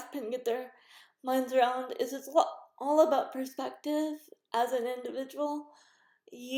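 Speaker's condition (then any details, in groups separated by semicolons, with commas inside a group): Cerebral palsy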